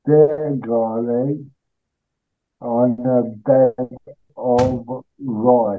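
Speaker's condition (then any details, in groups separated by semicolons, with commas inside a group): Cerebral palsy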